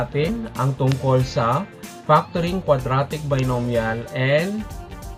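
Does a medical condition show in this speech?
No.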